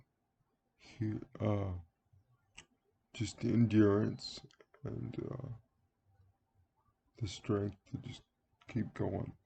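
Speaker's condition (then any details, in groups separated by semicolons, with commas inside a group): Cerebral palsy; speaks relatively well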